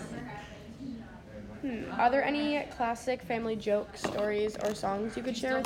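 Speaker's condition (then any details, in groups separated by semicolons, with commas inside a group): No condition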